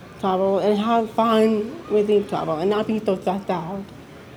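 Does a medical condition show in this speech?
Yes: deafness; hearing loss.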